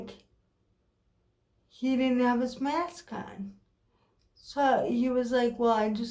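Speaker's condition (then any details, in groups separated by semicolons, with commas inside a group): Cerebral palsy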